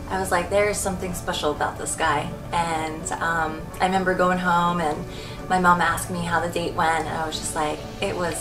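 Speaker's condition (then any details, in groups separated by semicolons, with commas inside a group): No condition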